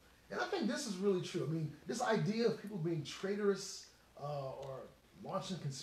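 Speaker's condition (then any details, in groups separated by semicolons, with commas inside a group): No condition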